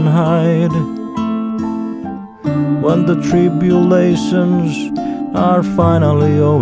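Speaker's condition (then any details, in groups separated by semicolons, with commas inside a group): No condition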